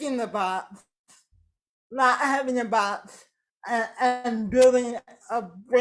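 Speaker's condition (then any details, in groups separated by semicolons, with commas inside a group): Cerebral palsy; affects speech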